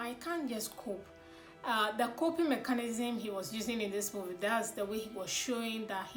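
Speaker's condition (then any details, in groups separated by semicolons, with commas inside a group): No condition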